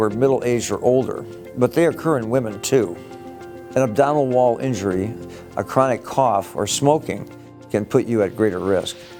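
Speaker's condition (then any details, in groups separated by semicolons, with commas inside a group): No condition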